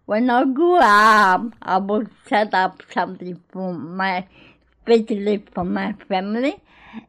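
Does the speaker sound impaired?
Yes: cerebral palsy; had speech problems in childhood, began talking after attending Gruella school.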